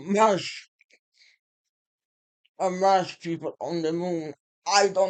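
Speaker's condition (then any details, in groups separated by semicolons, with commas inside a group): Muscular Parkinson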